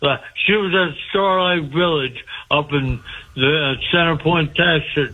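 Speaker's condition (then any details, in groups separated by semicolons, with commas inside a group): Speech impediment; host understood every word on this call, better than ever before; usually hard to understand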